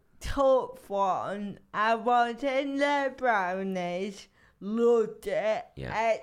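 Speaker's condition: Cerebral palsy; since childhood

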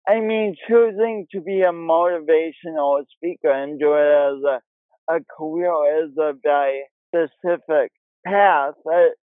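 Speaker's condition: Cerebral palsy; affects speech and body coordination; practices yoga, started at Sioux Falls YMCA; pronounced speech impediment, imperfect voice with speech impediment quality

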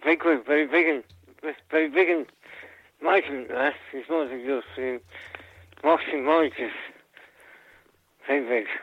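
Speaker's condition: Parkinson's disease; on Parkinson's medication; speech getting worse; not massively

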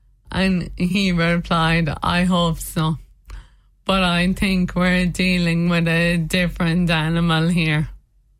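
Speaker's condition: Motor neurone disease; very limited hand use

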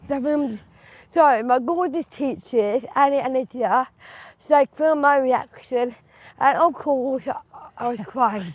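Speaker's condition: Down syndrome; Down syndrome from birth

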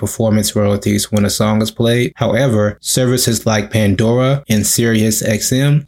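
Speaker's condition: No condition

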